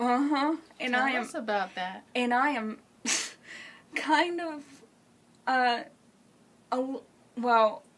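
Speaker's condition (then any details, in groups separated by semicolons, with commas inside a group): Cerebral palsy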